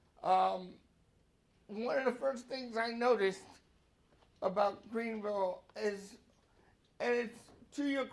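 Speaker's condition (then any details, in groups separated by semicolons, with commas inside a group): Cerebral palsy; brain cell damage at birth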